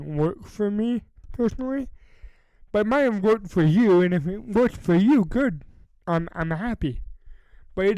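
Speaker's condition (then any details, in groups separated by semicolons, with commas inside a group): Cerebral palsy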